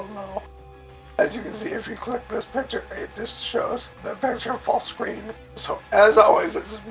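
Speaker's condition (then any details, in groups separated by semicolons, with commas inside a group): Cerebellar ataxia from brain tumour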